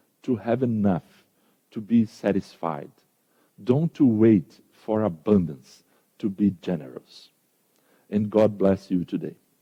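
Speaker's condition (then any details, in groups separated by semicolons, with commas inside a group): No condition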